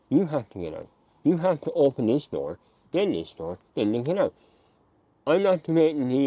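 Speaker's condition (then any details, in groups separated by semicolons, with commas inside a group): Mouth cancer; speech changed by cancer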